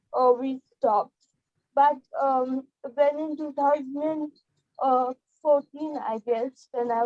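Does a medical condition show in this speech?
Yes: cerebral palsy; childhood therapy 5 to 6 years, resumed in teens.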